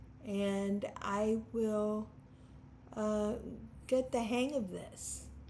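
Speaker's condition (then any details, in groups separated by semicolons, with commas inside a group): Spastic quadriplegic cerebral palsy; voice challenges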